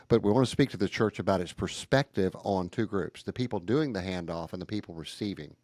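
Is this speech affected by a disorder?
No.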